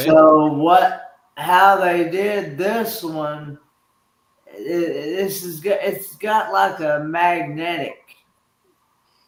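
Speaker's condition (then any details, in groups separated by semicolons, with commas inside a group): Cerebral palsy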